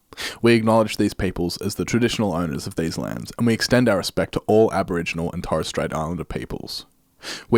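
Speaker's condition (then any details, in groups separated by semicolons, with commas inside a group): No condition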